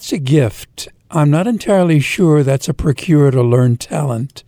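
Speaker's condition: No condition

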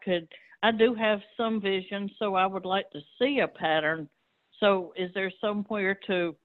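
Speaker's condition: No condition

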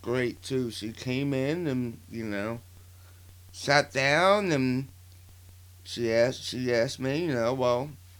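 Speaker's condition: Partial glossectomy for tongue cancer; stage 3, 40% of right side of tongue removed, tracheotomy, neck lymph node spread, recurrence

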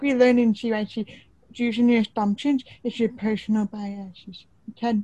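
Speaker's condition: Deaf / hard of hearing, congenital; hard of hearing or deaf since birth; cannot hear anybody during COVID

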